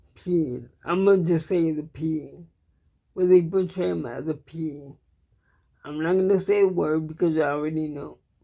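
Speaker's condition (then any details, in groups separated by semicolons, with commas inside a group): Cerebral palsy; cannot walk, uses wheelchair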